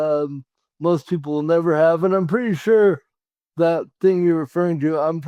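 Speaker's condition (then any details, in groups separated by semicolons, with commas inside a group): Cerebral palsy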